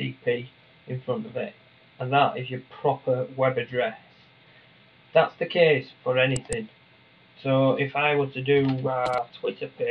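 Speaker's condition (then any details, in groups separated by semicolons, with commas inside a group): No condition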